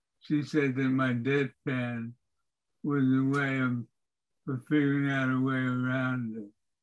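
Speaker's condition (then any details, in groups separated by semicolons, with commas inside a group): Parkinson's disease; affects handwriting; symptoms five years before diagnosis, speech and physical therapy; throat muscles affect speech and swallowing, possibly deadpan delivery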